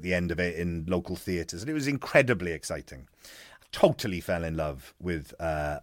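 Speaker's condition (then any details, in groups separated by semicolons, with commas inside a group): No condition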